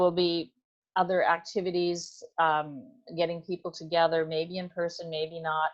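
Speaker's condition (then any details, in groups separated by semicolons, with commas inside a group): No condition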